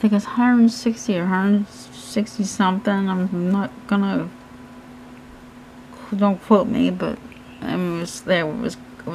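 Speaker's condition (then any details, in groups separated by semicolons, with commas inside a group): Cerebral palsy; hands affected, shaking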